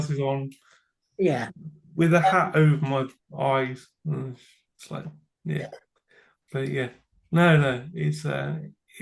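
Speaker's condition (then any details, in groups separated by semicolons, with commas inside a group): Cerebral palsy; from birth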